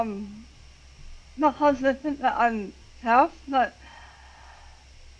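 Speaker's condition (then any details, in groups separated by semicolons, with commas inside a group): Tongue cancer surgery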